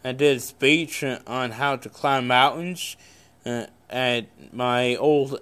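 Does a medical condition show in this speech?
Yes: cerebral palsy; congenital.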